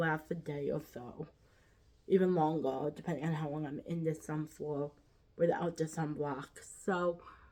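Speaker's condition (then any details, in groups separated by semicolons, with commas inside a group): Quadriplegic cerebral palsy; lifelong, ankle-foot orthoses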